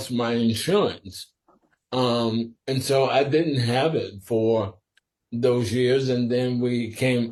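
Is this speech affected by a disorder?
Yes: sporadic ALS.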